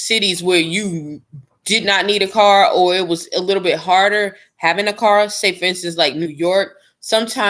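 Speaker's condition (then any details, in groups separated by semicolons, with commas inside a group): No condition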